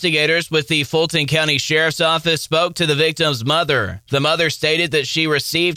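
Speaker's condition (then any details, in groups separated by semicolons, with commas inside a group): No condition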